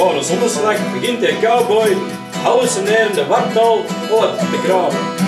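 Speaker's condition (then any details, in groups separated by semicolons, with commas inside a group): No condition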